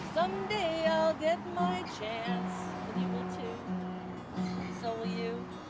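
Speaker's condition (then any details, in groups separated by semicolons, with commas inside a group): No condition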